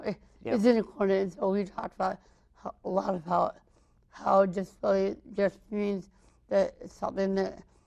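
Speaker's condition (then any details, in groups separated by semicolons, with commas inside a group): Mild cerebral palsy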